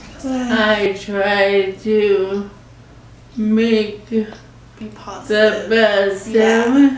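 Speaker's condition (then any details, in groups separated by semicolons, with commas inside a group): ALS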